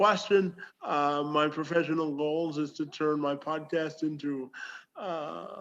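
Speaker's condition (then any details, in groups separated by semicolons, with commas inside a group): Spastic quadriplegic cerebral palsy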